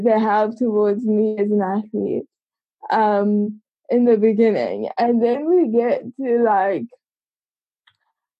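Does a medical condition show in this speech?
Yes: cerebral palsy; congenital.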